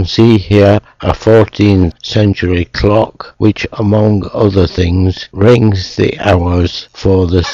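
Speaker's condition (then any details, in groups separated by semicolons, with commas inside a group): Motor neuron disease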